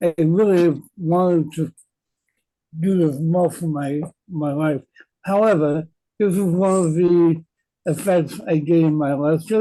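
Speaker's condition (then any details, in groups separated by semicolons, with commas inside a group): Cerebral palsy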